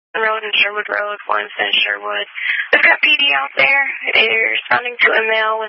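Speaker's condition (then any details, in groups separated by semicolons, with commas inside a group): No condition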